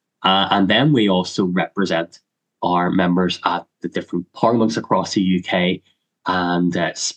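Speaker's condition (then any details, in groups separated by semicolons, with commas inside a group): Cleft lip and palate; congenital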